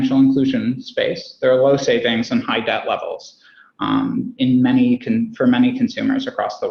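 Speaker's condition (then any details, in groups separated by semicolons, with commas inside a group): No condition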